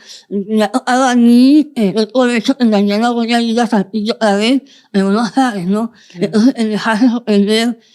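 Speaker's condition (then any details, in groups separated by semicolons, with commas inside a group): Moebius syndrome, congenital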